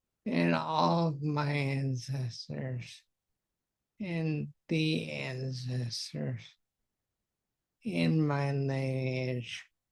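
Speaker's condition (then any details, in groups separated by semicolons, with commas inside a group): Multiple sclerosis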